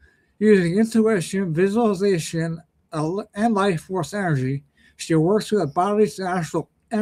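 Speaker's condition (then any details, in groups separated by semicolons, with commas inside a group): Ataxia; genetic, from birth; speech impediment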